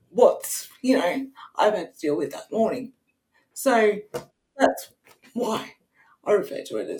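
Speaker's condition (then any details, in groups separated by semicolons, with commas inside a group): Cerebral palsy; wheelchair user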